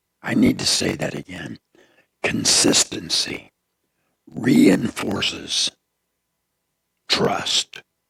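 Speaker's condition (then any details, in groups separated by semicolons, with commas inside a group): Throat cancer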